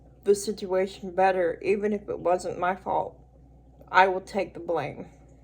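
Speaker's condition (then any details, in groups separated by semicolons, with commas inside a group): Cerebral palsy; speech noticeably atypical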